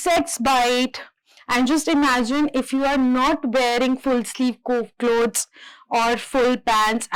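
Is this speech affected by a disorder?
No.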